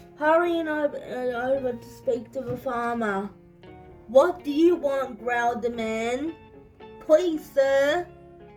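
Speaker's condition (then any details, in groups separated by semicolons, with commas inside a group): Cerebral palsy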